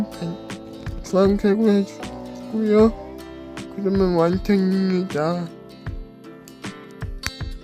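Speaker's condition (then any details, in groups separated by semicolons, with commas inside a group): Cerebral palsy; brain lesion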